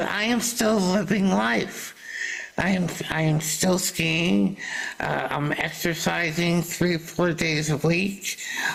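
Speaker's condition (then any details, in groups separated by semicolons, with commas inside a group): Salivary duct carcinoma surgery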